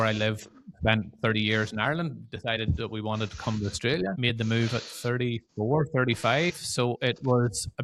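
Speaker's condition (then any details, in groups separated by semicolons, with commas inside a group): No condition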